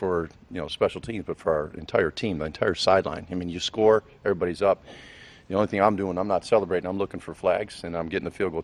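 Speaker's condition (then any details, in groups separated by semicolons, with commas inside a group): No condition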